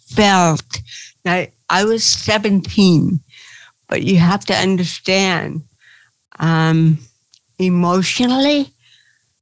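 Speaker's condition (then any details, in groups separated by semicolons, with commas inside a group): Cerebral palsy; since birth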